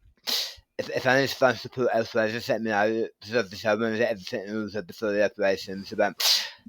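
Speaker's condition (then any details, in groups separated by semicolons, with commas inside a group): Tongue cancer surgery; right-side tongue surgery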